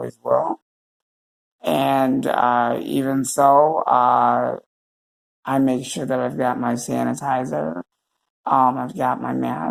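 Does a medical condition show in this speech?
Yes: cerebral palsy.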